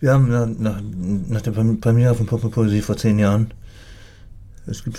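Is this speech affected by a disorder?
Yes: Parkinson's disease; symptoms initially ignored, brainstem and movement affected, fine motor decline, shrinking handwriting; impaired fine motor skills, unusual posture, 90 percent disability, gets attacks, daily tasks take longer; says speech, cognition and memory not affected by Parkinson.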